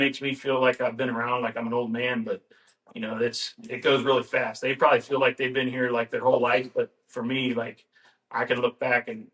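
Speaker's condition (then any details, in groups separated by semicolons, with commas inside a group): No condition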